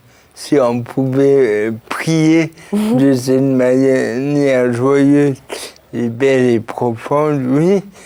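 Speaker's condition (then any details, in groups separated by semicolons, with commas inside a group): Cerebral palsy; since birth, birth injury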